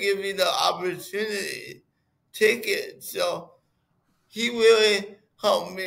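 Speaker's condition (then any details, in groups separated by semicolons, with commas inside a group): Cerebral palsy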